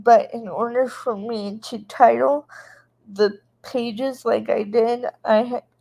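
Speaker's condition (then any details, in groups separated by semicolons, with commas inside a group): Cerebral palsy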